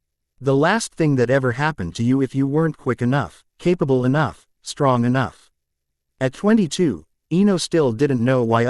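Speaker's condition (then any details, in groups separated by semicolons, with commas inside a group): No condition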